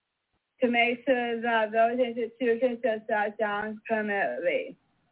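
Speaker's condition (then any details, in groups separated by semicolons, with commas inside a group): Mosaic Down syndrome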